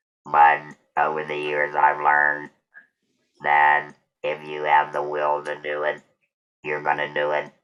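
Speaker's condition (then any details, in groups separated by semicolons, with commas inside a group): Total laryngectomy; no voice after surgery, regained voice, limited loudness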